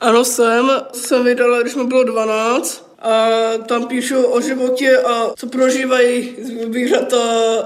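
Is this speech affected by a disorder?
Yes: Down syndrome; congenital, since birth; 20 years old, very sensitive to sound, occasionally uses noise-blocking headphones; pronounces very well, communicates and forms sentences well, talked from around age one, attended speech therapy.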